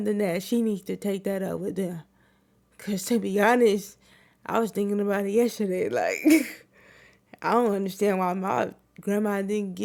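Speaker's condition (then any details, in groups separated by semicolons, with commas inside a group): Cerebral palsy; wheelchair user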